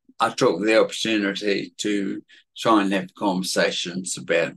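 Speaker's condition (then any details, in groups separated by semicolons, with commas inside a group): Cerebellar atrophy, genetic; speech a little worse than usual today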